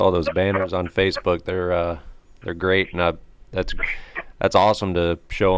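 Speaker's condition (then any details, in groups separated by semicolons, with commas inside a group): No condition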